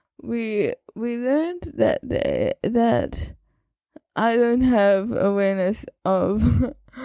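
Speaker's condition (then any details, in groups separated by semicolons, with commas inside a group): Cerebral palsy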